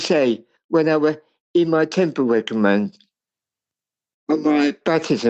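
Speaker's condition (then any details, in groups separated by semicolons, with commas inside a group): Cerebral palsy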